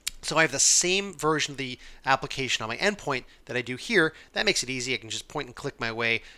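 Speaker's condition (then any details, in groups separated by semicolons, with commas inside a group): No condition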